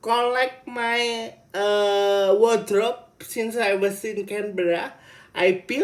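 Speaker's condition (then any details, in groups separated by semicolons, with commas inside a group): Cerebral palsy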